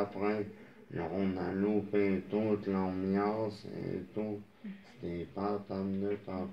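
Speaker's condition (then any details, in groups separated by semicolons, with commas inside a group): Traumatic brain injury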